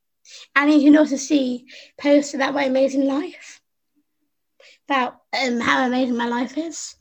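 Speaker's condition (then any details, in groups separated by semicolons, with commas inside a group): Down syndrome; adult woman, 25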